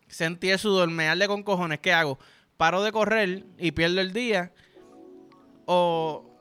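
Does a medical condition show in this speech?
No.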